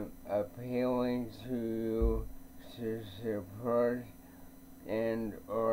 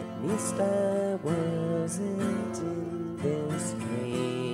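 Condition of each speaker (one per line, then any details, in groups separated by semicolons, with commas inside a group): ALS; bulbar onset, face affected first; about 2 years since symptoms, breathing becoming problematic; slurred, barely speaks, chokes on water, tongue too weak
No condition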